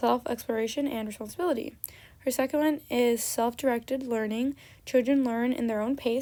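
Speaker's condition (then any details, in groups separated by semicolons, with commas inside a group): No condition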